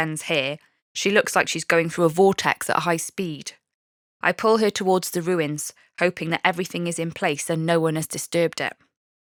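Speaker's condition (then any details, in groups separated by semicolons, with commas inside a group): No condition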